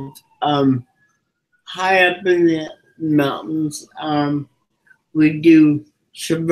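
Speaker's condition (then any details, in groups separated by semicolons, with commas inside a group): Cerebral palsy; from birth, physical disability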